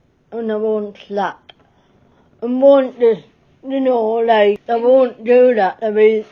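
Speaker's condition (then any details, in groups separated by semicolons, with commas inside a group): Cerebral palsy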